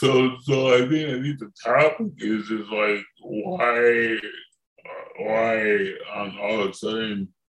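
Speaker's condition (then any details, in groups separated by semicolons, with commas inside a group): Cerebral palsy; from birth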